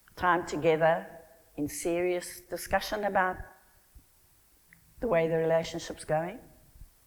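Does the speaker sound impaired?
No.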